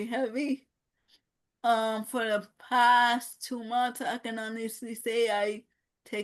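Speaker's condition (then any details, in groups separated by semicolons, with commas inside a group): Cerebral palsy; no gross or fine motor skills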